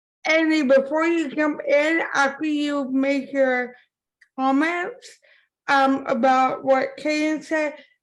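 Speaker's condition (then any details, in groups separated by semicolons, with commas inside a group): Cerebral palsy; from birth; impaired speech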